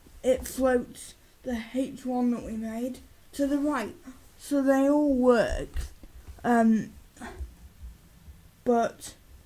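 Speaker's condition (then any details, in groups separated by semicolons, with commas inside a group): Cerebral palsy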